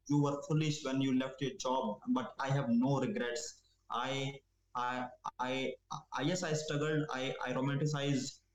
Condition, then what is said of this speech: Stuttering. But I feel that I can stammer, but I can be a good communicator as well.